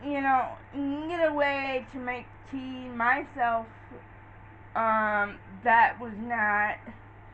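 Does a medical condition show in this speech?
Yes: cerebral palsy.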